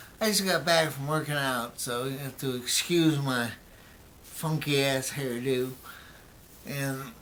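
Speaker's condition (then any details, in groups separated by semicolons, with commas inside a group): Brain injury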